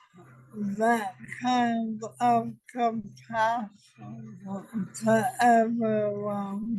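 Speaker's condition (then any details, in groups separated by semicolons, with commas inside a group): ALS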